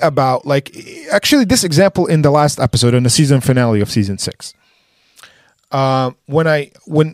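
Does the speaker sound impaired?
No.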